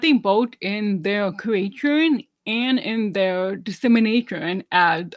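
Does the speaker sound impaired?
Yes: deafness, severe; 99% hearing loss, hearing aids worn whole life, no cochlear implant.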